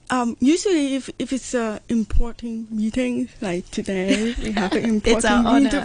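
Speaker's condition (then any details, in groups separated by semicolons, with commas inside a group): Profound deafness, congenital profound hearing loss; profound hearing loss from premature birth at eight months, not genetic, diagnosed near age one; hearing aids worn lifelong, hears about 60 percent, lip-reads, uses sign language; speech therapy from age one, weekly speech training, daily training by mother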